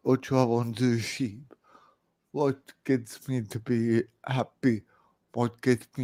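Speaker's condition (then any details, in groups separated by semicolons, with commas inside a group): Cerebral palsy; present from birth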